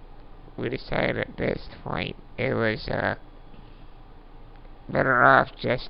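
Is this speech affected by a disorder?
Yes: Duchenne muscular dystrophy; progressive muscle wasting, diminished lung function, sleep apnea, emergency tracheotomy after mucus plug, little arm use; age 30, trach and ventilator mainly for sleep, breathing effortful, home pulse oximeter; voice audibly worsening late in recording, uses Dragon naturally speaking voice recognition.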